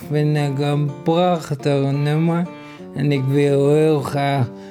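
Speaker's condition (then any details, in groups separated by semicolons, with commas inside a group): ALS; about five years since onset, earlier trials via TriCALS, then self-sought medication for a year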